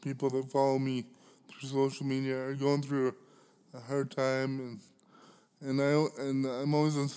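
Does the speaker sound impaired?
Yes: cerebral palsy; cannot stand unaided, needs others holding upright, urinates seated into bottle, medical cannabis card in Canada; smokes a lot of cannabis.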